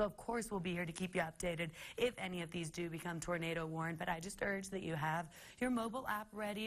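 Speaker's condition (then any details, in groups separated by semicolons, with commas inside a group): No condition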